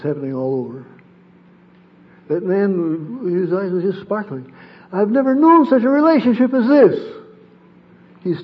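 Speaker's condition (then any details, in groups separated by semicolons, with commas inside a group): Parkinson's disease; diagnosed while wife was dying of cancer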